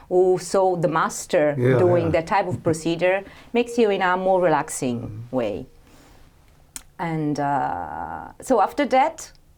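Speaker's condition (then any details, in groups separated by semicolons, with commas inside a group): No condition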